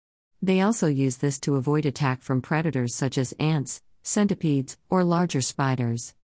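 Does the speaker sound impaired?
No.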